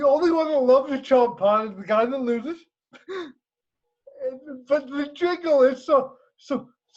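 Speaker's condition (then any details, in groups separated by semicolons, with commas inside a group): Cerebral palsy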